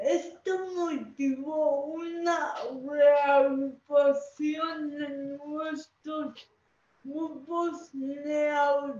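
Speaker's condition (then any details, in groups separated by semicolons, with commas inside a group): Cerebral palsy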